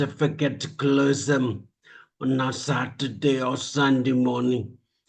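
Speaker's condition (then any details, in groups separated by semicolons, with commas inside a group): Traumatic brain injury; speech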